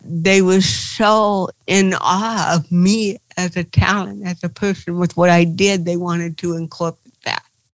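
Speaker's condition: Cerebral palsy; titanium neck limiting looking up

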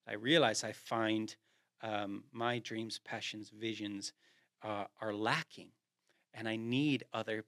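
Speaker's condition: No condition

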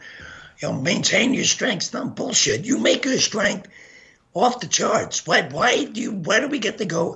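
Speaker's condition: Gunshot injury to voice box; shot 15 times

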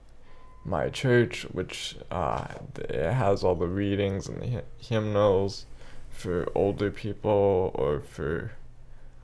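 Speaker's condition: Cerebral palsy, spastic quadriplegia

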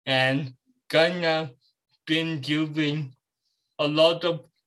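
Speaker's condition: Cerebral palsy

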